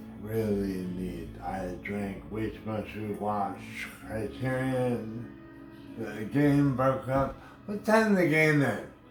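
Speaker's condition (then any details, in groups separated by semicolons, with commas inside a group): Brain injury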